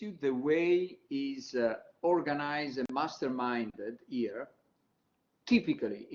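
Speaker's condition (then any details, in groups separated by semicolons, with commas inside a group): No condition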